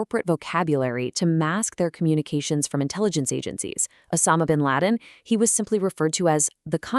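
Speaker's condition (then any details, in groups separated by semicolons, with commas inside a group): No condition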